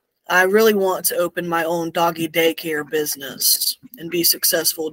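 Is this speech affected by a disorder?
No.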